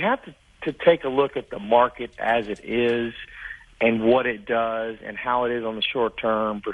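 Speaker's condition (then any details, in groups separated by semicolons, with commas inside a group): No condition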